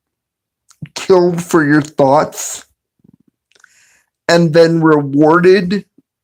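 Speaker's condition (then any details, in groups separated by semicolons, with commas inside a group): Cerebral palsy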